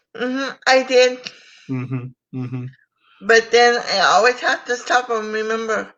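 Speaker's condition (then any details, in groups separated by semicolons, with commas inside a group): Cerebral palsy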